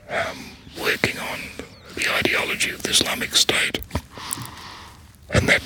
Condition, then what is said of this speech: Laryngectomy. Yeah, I mean, it's quiet because the larynx has been removed.